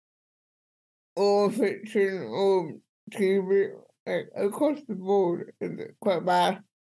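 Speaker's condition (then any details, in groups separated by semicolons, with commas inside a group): Cerebral palsy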